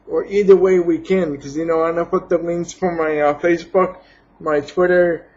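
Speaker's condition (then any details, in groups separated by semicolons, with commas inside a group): Cerebral palsy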